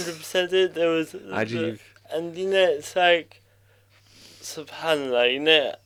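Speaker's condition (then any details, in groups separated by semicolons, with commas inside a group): Cerebral palsy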